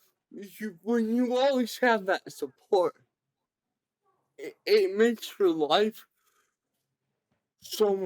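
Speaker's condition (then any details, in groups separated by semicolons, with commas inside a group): Cerebral palsy; present from birth, severe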